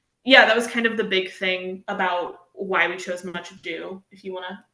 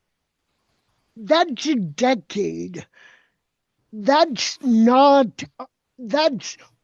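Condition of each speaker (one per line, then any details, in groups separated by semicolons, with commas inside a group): No condition
Cerebral palsy; present from birth, uses walker and wheelchair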